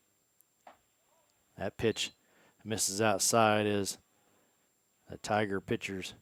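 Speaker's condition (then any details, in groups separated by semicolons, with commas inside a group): No condition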